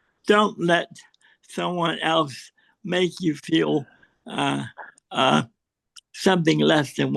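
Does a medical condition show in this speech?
Yes: cerebral palsy.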